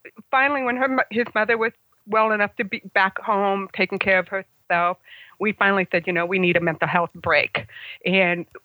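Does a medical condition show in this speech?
Yes: congenital hearing loss, congenital, about 75% hearing loss; congenital deafness.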